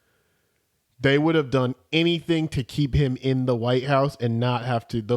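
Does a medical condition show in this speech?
No.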